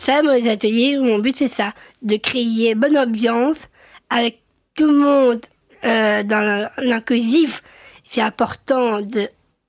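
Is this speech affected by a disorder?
Yes: Down syndrome (trisomy 21); genetic chromosome 21 anomaly, present from birth, intellectual disability, developmental delay; age 34.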